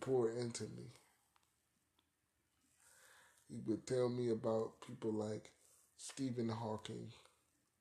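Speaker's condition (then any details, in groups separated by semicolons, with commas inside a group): Cerebral palsy; arthritis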